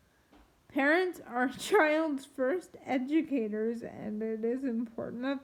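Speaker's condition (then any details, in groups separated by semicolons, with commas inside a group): Triplegic cerebral palsy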